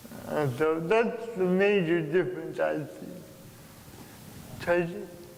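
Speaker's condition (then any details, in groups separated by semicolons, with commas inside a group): Cerebral palsy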